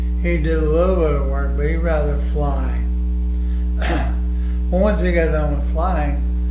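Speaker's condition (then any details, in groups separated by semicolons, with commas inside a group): ALS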